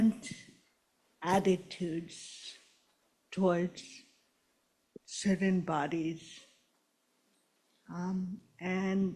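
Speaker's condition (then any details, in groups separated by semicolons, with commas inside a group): Cerebral palsy; since birth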